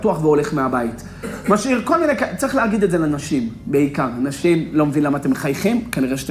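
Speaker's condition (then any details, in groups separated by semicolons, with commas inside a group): No condition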